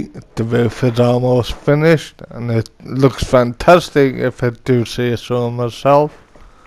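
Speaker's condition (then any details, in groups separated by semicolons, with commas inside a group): Cerebral ataxia; from birth, wheelchair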